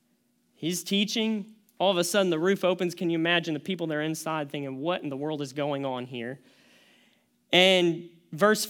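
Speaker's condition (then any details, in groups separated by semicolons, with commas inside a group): No condition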